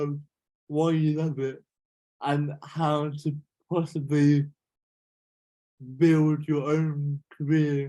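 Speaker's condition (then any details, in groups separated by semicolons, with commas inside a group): Cerebral palsy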